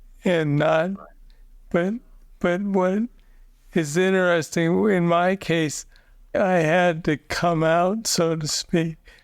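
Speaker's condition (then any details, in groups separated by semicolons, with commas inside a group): Parkinson's disease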